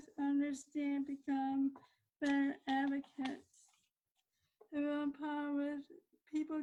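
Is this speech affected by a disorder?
Yes: cerebral palsy.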